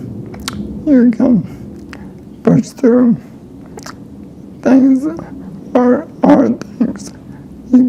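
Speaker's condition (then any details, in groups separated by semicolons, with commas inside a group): ALS; voice and lungs affected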